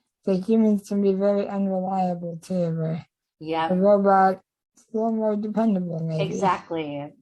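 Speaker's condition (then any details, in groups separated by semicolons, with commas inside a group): Spinal muscular atrophy type 2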